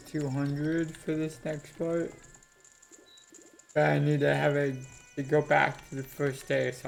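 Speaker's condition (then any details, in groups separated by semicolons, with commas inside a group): Cerebral palsy; affects legs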